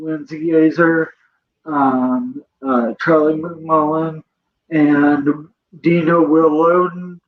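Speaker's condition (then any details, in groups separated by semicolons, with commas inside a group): Cerebral palsy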